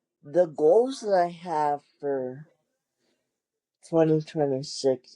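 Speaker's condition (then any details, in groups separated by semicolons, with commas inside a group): Cerebral palsy; wheelchair user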